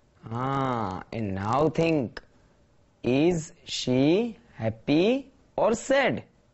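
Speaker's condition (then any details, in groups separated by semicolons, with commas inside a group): No condition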